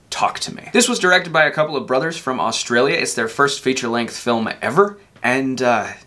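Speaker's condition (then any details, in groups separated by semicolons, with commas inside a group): No condition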